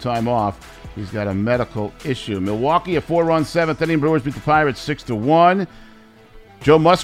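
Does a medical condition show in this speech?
No.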